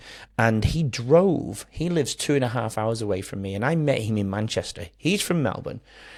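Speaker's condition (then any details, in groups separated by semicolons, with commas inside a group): No condition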